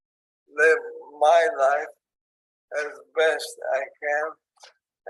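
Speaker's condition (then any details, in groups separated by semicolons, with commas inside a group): ALS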